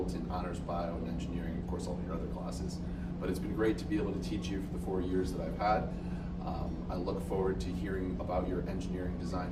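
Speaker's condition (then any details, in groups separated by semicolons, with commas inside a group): No condition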